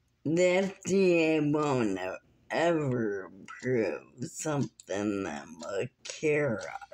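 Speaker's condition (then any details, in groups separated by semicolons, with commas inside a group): Muscular dystrophy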